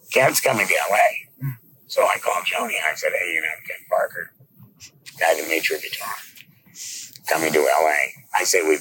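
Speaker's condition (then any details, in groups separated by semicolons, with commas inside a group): Laryngectomy; esophageal speech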